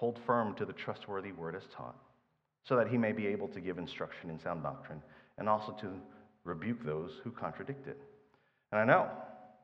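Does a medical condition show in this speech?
No.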